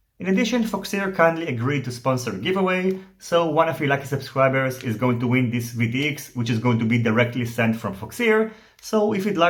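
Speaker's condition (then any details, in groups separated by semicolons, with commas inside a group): No condition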